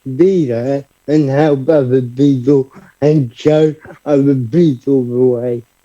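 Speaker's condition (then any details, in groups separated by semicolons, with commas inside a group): Cerebral palsy; uses personal assistant, affects movements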